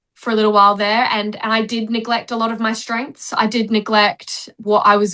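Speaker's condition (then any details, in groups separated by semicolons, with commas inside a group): No condition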